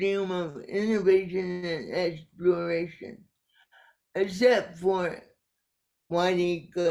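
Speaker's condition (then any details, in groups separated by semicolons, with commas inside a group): Cerebral palsy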